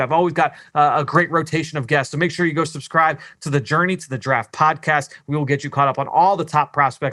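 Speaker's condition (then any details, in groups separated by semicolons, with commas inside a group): No condition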